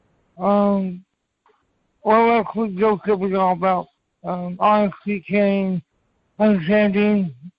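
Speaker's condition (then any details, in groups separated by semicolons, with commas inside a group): Cerebral palsy; from birth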